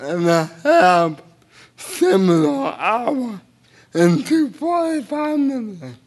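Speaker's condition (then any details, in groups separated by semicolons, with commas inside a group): Cerebral palsy; involuntary hand movements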